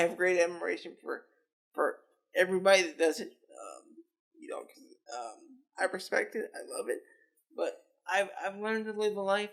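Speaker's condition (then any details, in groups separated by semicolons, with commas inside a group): Cerebral palsy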